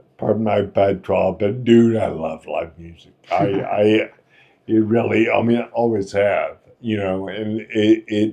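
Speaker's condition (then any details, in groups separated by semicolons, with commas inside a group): Friedreich's ataxia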